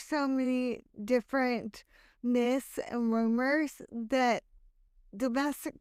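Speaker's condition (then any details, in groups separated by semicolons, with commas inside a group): Hemiplegic cerebral palsy; hemiplegic, one side affected, birth asphyxia and stroke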